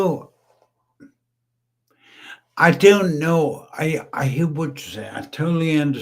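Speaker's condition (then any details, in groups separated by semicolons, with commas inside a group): Brain injury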